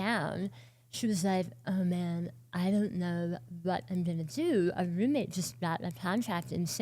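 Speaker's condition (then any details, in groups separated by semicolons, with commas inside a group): Oral cancer, partial glossectomy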